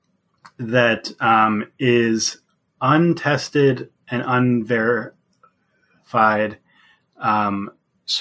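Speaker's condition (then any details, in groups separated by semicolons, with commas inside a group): Stuttering; formerly more severe stuttering, fluency shaping tried in high school or younger, ineffective; labeled mild by others, more fluent than ever, stutters openly, no speech tools; stuttering now less frequent, talking sometimes still hard; prolonged sounds, blocks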